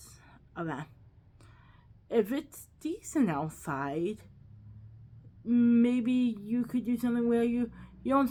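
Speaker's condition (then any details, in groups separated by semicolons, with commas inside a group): Cerebral palsy, quadriplegic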